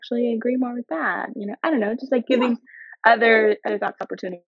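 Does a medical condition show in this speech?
No.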